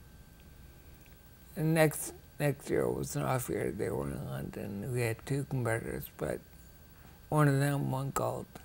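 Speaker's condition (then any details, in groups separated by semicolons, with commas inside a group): Ataxia; rare, progressive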